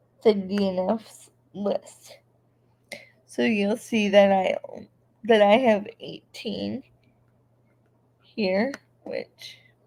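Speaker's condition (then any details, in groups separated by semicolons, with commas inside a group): Cerebral palsy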